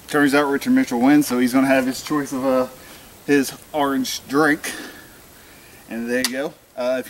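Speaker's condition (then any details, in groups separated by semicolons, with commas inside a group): No condition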